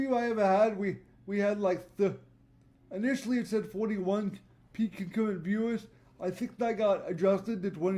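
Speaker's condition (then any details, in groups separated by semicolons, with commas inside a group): Cerebral palsy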